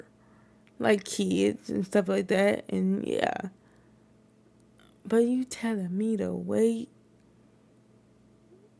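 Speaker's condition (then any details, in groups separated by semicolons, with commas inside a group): Cerebral palsy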